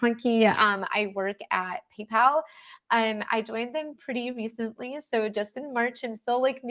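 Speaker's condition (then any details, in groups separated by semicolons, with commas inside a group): No condition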